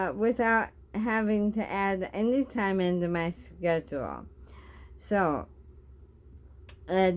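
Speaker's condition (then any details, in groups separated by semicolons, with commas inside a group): Bulbar ALS, bulbar onset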